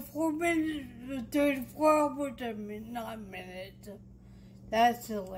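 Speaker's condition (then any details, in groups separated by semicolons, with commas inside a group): Traumatic brain injury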